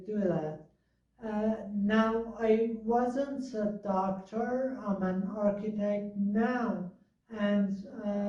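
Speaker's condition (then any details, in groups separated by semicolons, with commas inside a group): Multiple sclerosis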